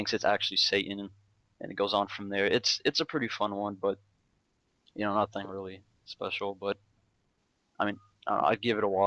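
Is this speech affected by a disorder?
No.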